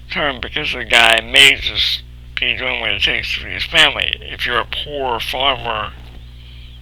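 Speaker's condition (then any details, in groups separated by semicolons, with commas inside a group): Cerebral palsy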